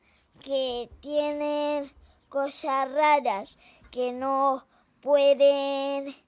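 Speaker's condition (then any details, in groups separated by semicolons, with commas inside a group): Cerebral palsy; private therapies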